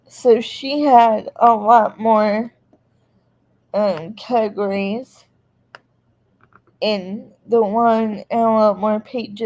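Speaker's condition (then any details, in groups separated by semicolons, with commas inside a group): Cerebral palsy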